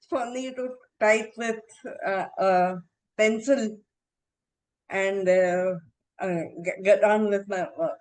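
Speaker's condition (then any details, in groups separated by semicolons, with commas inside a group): Encephalitis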